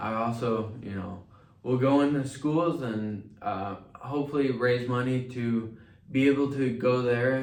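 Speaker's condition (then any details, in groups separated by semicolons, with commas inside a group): Mild cerebral palsy; mild, from birth; years of physical therapy; slight speech slur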